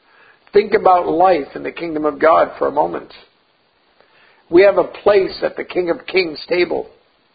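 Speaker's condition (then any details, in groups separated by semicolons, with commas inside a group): No condition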